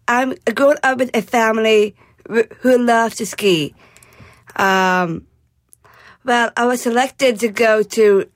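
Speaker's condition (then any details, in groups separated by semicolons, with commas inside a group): Down syndrome; described as speaking eloquently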